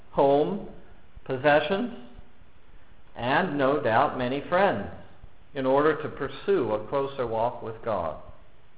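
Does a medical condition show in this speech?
No.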